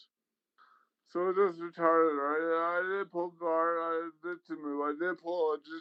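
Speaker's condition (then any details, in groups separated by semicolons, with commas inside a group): Traumatic brain injury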